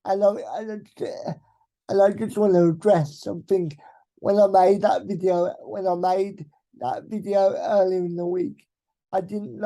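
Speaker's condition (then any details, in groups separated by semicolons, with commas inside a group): Cerebral palsy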